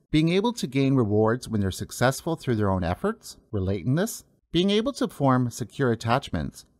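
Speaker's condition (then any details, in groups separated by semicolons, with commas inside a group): No condition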